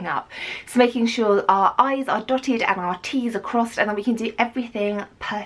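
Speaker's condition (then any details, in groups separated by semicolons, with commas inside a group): No condition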